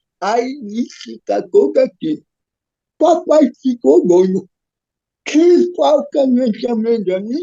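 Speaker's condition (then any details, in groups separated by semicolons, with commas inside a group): Cerebral palsy; physical disability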